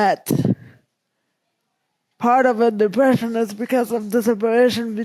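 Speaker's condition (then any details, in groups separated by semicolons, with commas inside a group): Cerebral palsy; present from birth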